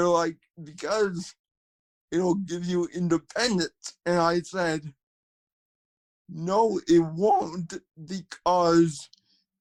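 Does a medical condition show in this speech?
Yes: cerebral palsy, spastic quadriplegia.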